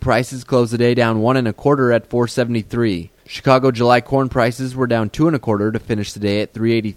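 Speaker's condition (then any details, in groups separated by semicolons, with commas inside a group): No condition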